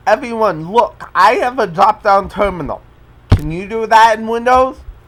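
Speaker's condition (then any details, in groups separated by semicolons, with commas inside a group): Cerebral palsy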